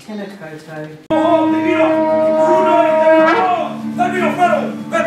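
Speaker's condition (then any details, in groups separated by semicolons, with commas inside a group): No condition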